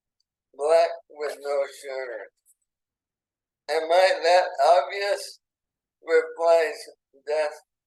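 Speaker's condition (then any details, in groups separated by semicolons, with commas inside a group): ALS; burning in lungs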